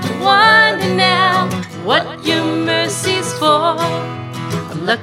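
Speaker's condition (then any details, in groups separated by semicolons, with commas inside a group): No condition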